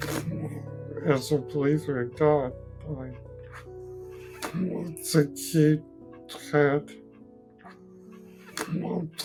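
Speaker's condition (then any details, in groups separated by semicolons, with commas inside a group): Duchenne muscular dystrophy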